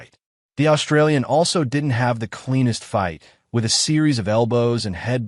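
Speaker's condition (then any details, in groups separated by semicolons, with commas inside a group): No condition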